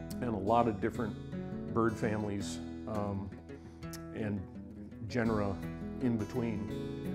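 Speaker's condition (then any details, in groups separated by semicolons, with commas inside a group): No condition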